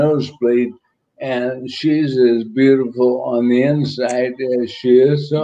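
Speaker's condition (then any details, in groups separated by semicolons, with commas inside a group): ALS; about a year since diagnosis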